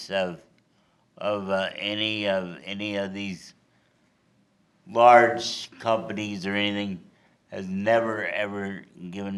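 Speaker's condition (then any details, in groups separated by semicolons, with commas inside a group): Cerebral palsy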